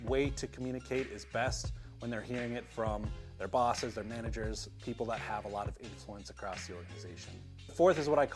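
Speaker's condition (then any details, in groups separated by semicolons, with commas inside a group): No condition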